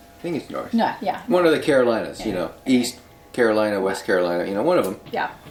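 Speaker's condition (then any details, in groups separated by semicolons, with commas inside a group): No condition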